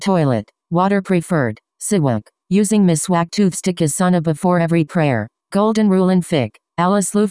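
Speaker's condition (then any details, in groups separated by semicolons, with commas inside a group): No condition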